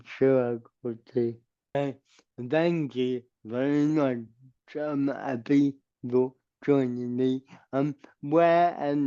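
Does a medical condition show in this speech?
Yes: cerebral palsy; permanent wheelchair user.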